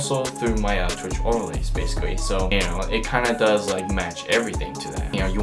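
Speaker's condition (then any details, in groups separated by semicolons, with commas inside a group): No condition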